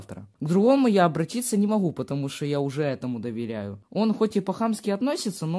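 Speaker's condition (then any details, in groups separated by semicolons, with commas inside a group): No condition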